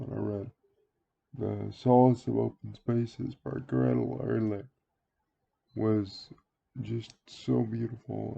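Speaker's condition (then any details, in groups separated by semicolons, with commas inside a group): Cerebral palsy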